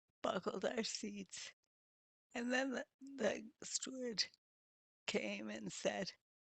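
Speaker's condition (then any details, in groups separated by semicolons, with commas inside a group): Multiple sclerosis; progressive form, quadriplegic, wheelchair user; voice lacking volume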